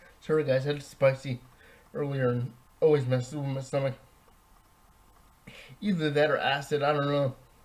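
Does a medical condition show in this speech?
Yes: cerebral palsy, spastic diplegia.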